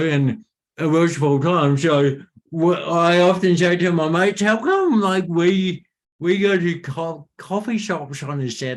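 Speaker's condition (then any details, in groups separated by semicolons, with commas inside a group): Cerebral palsy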